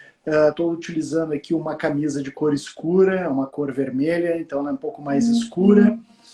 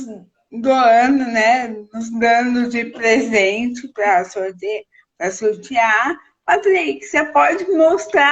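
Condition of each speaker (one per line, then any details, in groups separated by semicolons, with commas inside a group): No condition
Cerebral palsy; present since birth, uses wheelchair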